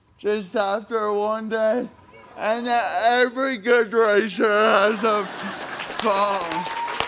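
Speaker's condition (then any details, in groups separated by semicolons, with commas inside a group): Spastic cerebral palsy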